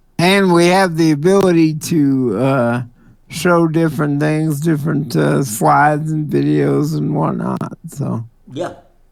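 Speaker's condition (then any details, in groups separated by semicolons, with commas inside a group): Cerebral palsy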